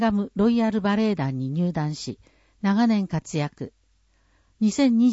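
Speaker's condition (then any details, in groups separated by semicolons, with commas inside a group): No condition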